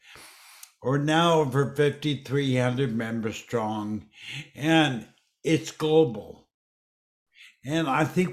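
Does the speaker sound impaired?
Yes: dysarthria; ruptured brain aneurysm then massive stroke two weeks later, stroke at age 47, initially half paralyzed, cannot walk; speech deficit, swallow deficit interrupts speaking.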